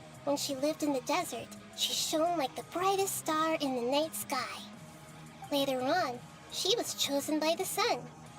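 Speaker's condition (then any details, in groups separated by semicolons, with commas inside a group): No condition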